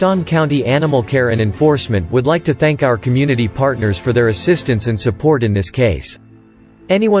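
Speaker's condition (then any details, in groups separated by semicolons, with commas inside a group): No condition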